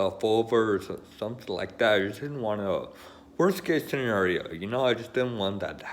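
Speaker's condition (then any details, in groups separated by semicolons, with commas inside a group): Friedreich's ataxia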